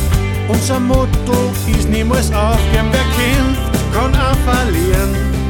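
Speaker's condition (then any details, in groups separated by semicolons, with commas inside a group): No condition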